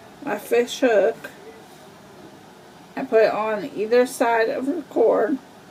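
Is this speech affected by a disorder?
Yes: cerebral palsy.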